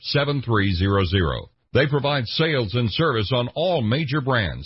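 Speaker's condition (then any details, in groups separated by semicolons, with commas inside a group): No condition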